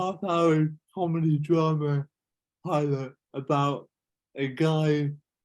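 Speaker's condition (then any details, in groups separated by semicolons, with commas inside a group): Cerebral palsy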